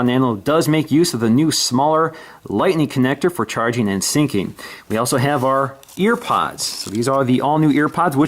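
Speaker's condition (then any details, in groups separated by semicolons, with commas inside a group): No condition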